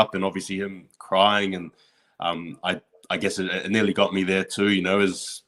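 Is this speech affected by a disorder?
No.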